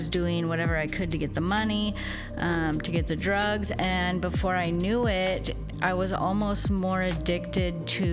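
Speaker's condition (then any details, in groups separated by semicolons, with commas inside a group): No condition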